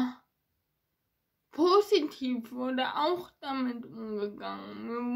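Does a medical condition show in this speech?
Yes: ataxia; ataxia affecting hands and fingers.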